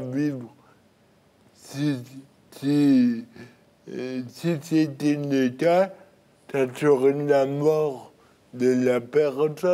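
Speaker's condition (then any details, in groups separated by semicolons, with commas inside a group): Cerebral palsy; birth injury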